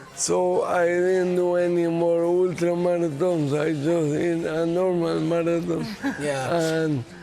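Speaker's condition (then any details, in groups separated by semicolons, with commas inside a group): Motor neuron disease; diagnosed about two years ago, daily fatigue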